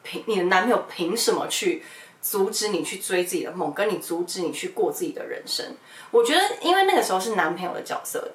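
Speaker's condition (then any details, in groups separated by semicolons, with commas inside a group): No condition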